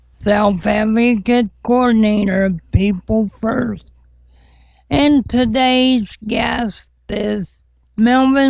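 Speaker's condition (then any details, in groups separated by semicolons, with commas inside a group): Cerebral palsy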